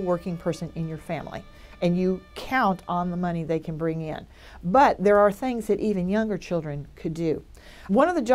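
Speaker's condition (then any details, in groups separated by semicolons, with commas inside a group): No condition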